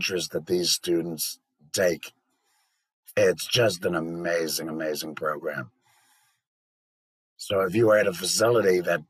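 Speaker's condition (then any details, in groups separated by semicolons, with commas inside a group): Laryngectomy; esophageal segment changes speech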